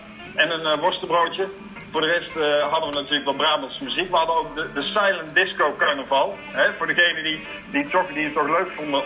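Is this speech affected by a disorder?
No.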